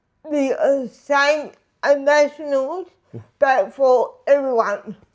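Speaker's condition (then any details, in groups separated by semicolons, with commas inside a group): Disability affecting speech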